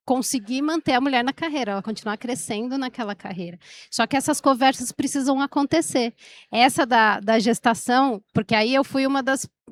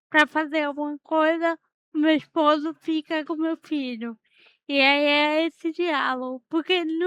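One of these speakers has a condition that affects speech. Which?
The second: cerebral palsy.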